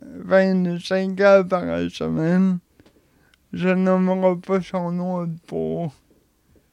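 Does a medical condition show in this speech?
Yes: cerebral palsy; age 31.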